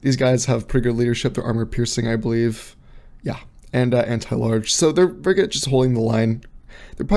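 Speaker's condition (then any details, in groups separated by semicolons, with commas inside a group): No condition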